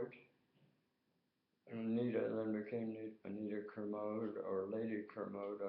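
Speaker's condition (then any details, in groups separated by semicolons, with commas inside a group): Tongue cancer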